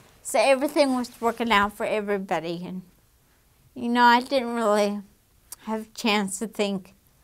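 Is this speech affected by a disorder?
Yes: damaged diaphragm.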